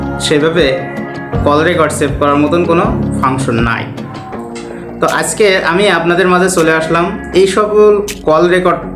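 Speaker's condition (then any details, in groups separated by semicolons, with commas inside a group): No condition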